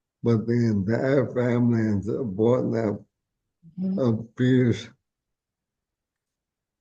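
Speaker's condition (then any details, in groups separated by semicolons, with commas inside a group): ALS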